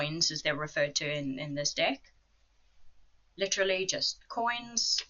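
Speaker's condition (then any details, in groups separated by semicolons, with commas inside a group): No condition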